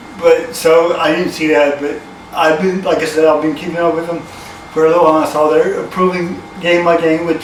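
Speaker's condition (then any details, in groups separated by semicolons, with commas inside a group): Cerebral palsy; from birth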